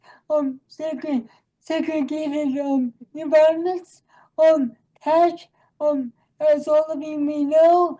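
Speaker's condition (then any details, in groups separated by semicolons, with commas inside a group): Cerebral palsy; from birth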